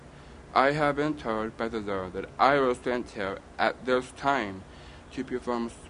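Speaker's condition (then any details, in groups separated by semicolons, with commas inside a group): Down syndrome; young adult man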